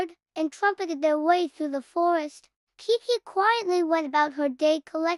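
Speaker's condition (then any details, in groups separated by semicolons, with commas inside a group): No condition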